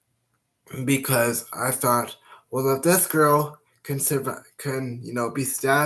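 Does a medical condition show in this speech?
Yes: cerebral palsy.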